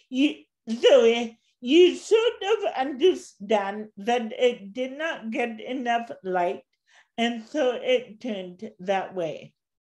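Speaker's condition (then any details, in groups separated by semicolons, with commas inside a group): Cerebral palsy; since birth, walks with walker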